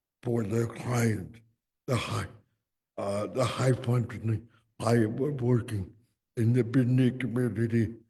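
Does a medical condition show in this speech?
Yes: cerebral palsy.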